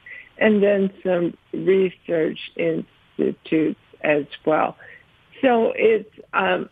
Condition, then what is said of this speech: ALS (motor neuron disease). And your message was even stronger than your voice.